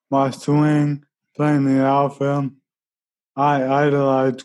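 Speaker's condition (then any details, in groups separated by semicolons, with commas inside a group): ALS; unable to run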